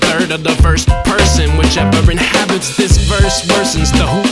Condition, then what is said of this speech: None; typical speech.